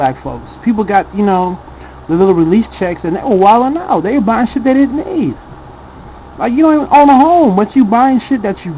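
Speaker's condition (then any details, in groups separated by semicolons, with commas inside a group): No condition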